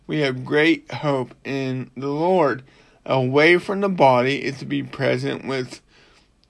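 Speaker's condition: Cerebral palsy; cerebral palsy since birth

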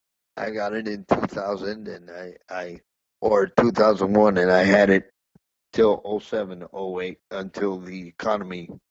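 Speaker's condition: Cerebral palsy; said to be able to speak, see and hear

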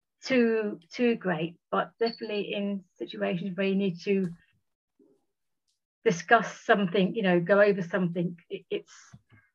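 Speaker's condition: Stammer; runs in family, father also stammers; variable, bad days when wearing a mask is impossible; sudden blocks on words, repeats until understood, slow to answer questions, worse with senior people; repeated sounds, repeated words, blocks

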